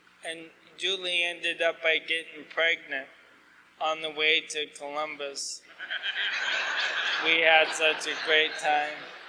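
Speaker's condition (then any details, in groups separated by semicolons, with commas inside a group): ALS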